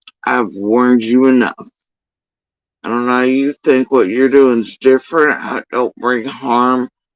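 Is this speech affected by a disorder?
Yes: facial paralysis after surgery; tongue.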